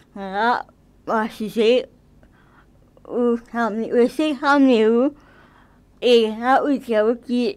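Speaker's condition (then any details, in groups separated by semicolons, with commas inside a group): Cerebral palsy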